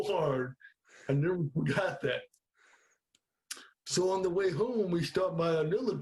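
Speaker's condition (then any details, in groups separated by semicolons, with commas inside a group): Cerebral palsy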